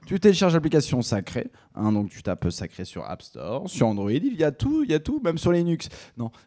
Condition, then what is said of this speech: None; typical speech.